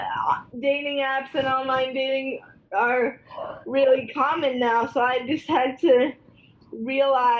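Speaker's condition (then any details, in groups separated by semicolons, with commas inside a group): Cerebral palsy, spastic quadriplegia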